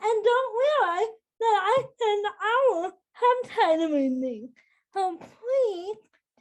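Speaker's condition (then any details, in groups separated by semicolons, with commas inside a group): Cerebral palsy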